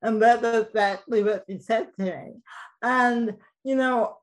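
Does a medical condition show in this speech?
Yes: cerebral palsy, mild; speech mildly affected.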